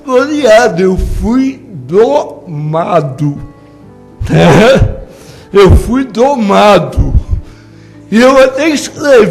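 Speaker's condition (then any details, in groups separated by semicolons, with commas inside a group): Cerebral palsy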